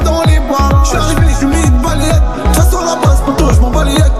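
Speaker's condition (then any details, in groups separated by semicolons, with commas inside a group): No condition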